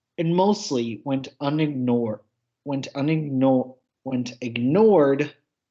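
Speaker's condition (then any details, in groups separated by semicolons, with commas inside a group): No condition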